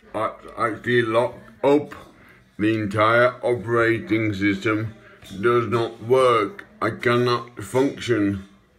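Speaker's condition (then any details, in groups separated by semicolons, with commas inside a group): Acquired brain injury, ataxia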